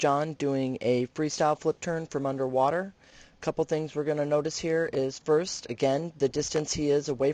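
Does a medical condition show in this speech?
No.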